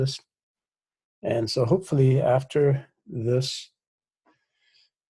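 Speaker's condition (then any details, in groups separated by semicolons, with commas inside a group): No condition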